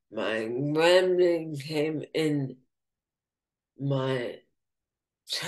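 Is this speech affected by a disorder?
Yes: ALS, bulbar form, bulbar onset.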